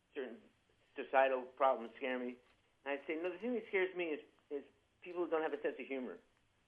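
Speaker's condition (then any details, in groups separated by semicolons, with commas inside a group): Parkinson's disease, young-onset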